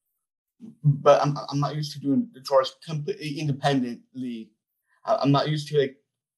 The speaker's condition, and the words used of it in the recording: Down syndrome. And you're very articulate in the details of it, that